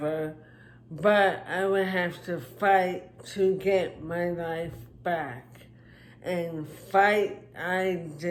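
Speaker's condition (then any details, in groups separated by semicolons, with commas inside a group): Traumatic brain injury; car accident, physical limitations; years after injury; speech impairment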